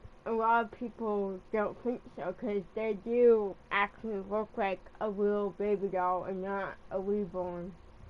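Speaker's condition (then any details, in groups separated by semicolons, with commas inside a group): Cerebral palsy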